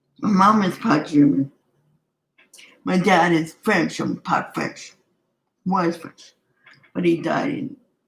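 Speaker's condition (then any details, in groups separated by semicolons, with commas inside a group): Cerebral palsy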